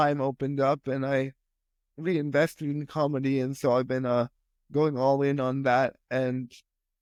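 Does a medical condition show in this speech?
Yes: spastic quadriplegic cerebral palsy.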